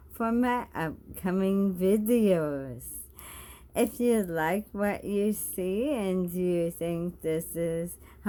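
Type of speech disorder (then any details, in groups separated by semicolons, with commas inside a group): Bulbar dysarthria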